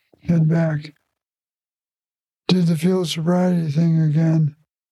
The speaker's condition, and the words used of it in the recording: Parkinson's disease. And 2 minutes into a Parkinson's exam that I noticed that the ability to play and sing has gone away.